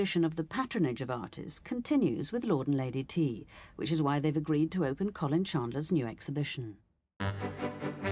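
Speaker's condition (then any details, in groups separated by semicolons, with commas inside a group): No condition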